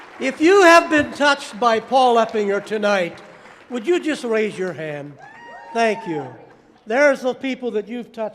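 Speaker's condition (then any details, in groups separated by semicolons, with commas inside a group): No condition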